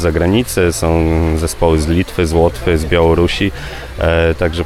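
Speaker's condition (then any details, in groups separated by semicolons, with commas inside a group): No condition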